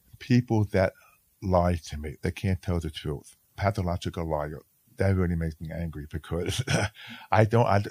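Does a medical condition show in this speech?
Yes: hearing loss; severe speech impediment as a child.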